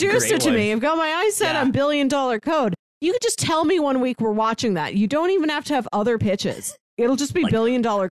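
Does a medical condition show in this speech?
No.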